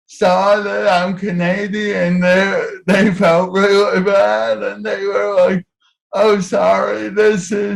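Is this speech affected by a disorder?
Yes: cerebral palsy.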